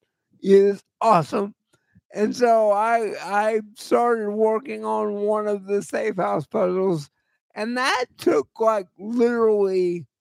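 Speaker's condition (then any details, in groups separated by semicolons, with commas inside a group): Cerebral palsy; voice always shot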